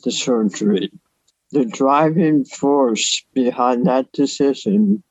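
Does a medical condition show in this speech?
Yes: oral cancer salvage surgery, partial tongue, mandible and soft palate resection; 12-hour salvage surgery, MD Anderson, removed left lower jawbone, esophageal nerves, soft palate hole; oral and tongue base carcinoma, six surgeries, four recurrences, 36 IMRT, no evidence of disease; severe dysphagia since salvage surgery, supraglottal swallow, Tongometer tongue training for safer swallow and articulation.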